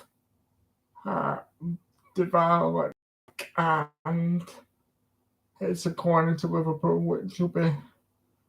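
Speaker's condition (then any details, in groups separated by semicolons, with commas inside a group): Disability affecting speech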